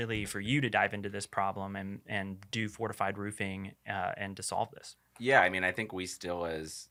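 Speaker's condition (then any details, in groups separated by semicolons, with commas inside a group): No condition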